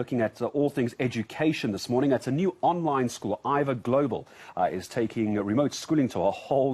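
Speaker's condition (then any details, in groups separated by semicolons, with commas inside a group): No condition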